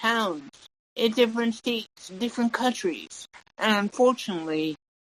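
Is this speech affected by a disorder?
Yes: cerebral palsy; tongue and legs.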